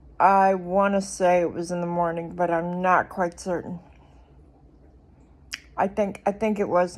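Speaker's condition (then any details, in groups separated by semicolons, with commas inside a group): Cerebral palsy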